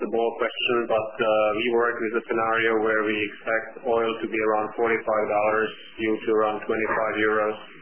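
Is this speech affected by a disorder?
No.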